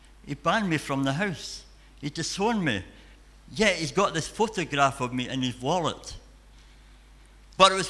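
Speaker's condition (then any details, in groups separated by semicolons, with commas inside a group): Cleft palate and cleft lip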